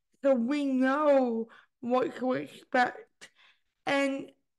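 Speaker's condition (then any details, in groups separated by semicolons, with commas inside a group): Cerebral palsy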